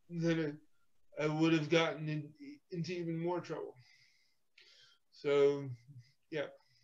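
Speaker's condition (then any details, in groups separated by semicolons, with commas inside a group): Cerebral palsy; physical therapy in childhood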